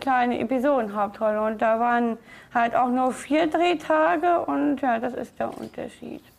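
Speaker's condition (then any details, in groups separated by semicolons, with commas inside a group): Down syndrome; food refusal in childhood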